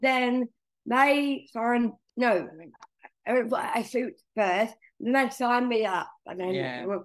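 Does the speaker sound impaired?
Yes: Down syndrome; from birth, major heart surgery at 5 months old; age 21.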